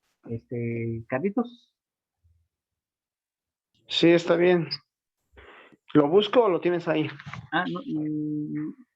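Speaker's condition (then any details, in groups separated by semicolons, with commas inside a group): No condition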